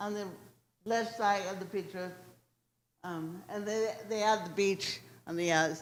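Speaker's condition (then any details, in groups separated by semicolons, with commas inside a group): Cerebral palsy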